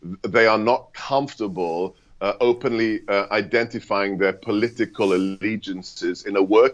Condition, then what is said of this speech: None; typical speech.